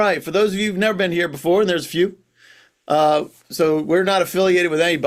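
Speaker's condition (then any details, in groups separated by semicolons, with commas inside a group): No condition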